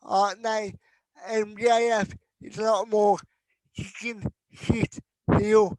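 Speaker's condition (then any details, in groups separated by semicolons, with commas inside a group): Cerebral palsy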